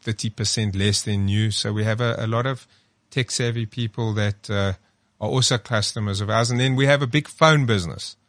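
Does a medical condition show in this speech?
No.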